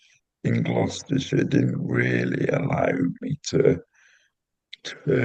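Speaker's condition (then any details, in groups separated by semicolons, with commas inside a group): Cerebral palsy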